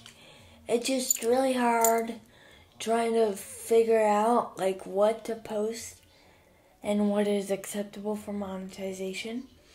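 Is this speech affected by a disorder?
Yes: cerebral palsy.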